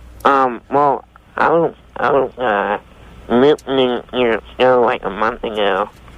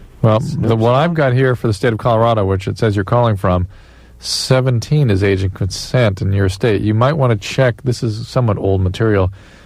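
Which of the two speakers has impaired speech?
The first: spinal muscular atrophy; severe Werdnig-Hoffmann type, uses a wheelchair; drives wheelchair with a straw.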